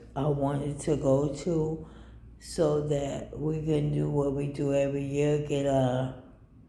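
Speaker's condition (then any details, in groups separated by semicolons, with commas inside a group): ALS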